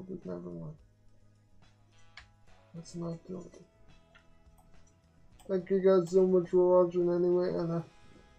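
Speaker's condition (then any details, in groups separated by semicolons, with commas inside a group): Quadriplegic cerebral palsy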